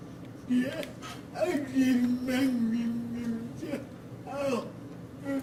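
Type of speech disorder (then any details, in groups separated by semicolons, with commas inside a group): Dysarthria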